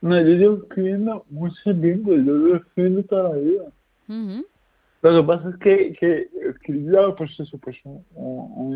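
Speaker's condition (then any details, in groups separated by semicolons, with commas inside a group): Cerebral palsy; nervous system damage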